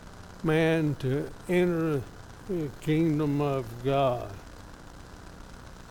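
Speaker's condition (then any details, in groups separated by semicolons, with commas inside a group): ALS; somewhat affected, evident today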